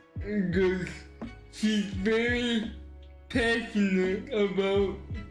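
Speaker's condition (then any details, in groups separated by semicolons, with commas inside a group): Cerebral palsy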